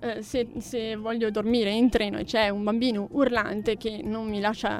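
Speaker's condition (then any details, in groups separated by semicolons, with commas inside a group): Deafness with cochlear implant, congenital, cytomegalovirus; documented as deaf-mute but speaks plenty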